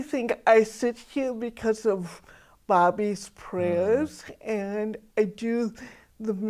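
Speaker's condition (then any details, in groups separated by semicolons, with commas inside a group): Cerebral palsy; all four limbs, hand spasticity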